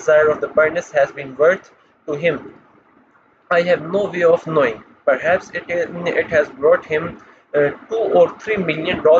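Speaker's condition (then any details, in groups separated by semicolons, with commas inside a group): No condition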